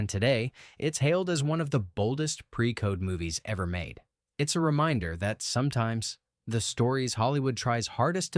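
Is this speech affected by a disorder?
No.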